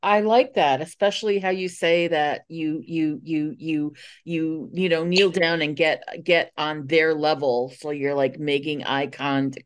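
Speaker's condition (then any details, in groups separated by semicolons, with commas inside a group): Stuttering; hidden for more than 35 years; formerly avoided speaking situations, speechless at first self-help group meeting, said name and stutter by fourth or fifth; repeated sounds, repeated words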